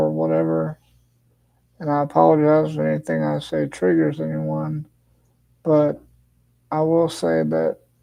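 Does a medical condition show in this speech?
Yes: cerebral palsy; has had speech therapy.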